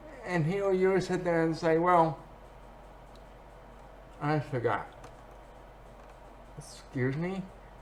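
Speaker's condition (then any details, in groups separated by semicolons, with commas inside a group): Cerebral palsy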